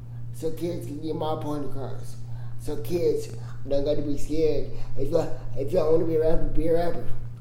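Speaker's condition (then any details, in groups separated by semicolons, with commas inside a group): Cerebral palsy; congenital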